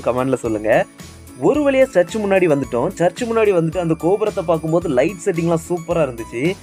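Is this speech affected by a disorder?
No.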